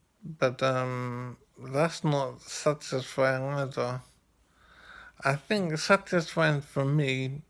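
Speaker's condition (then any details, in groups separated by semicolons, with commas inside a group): Brain injury; severe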